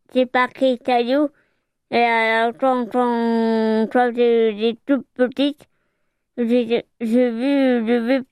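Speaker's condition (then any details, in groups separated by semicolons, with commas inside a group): Hearing impairment; hard of hearing from birth, uses sign language, sign-singer with Patrice Carillo, lived at Foyer Marignate, other foyers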